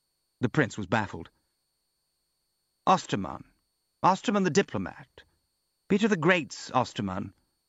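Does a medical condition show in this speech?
No.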